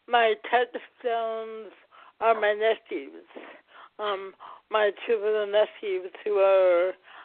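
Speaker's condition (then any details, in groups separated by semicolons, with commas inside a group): Cerebral palsy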